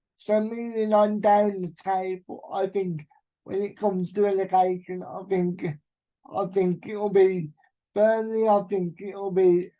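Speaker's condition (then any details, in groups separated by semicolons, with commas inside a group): Cerebral palsy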